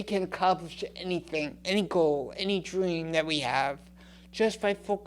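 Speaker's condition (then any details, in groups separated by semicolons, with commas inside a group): Cerebral palsy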